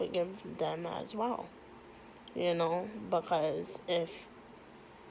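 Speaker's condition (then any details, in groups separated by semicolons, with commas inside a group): Cerebral palsy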